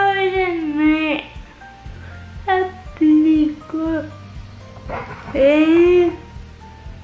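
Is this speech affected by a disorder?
Yes: cerebral palsy.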